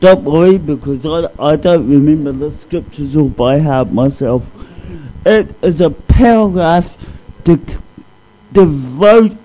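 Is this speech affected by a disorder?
Yes: cerebral palsy; discovered at age 2.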